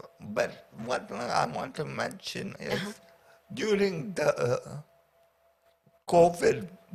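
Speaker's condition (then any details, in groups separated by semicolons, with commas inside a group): Paraplegia with essential tremor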